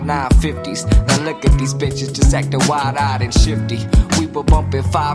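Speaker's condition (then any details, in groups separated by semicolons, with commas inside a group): No condition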